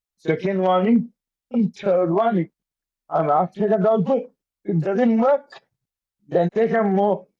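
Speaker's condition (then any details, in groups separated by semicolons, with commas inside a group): Cerebral palsy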